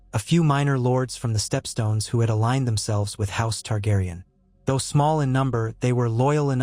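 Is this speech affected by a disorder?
No.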